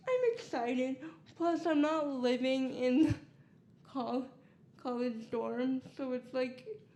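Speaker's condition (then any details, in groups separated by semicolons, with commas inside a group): Cerebral palsy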